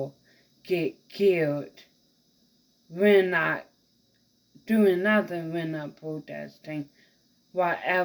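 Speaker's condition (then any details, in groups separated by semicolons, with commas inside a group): Mild cerebral palsy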